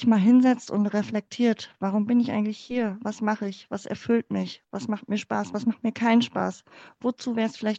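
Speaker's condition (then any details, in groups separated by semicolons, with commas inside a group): Cleft palate; congenital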